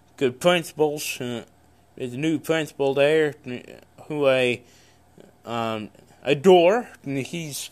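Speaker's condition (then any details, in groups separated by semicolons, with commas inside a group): Cerebral palsy; congenital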